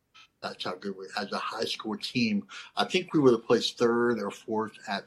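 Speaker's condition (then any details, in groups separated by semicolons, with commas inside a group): Cleft lip and palate; stuttering and unclear speech as a child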